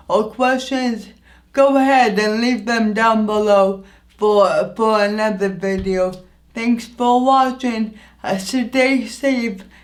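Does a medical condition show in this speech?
Yes: anoxic brain injury; injury affects voice.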